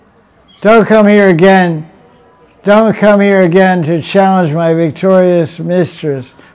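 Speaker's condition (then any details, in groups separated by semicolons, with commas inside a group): Deafness; finds sound way too loud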